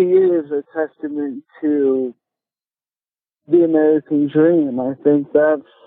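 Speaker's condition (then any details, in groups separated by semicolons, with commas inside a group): Cerebral palsy; speech affected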